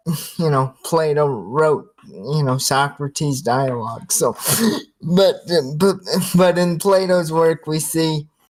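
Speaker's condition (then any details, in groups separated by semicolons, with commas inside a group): Cerebral palsy, spastic quadriplegia, severe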